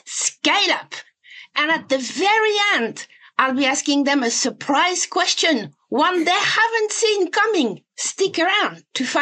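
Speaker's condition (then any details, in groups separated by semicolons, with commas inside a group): No condition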